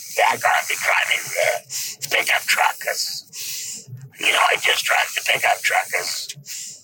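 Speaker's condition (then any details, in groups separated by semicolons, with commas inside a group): Laryngectomy; 6.5 days intensive care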